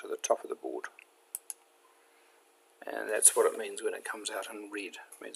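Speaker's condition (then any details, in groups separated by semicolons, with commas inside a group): No condition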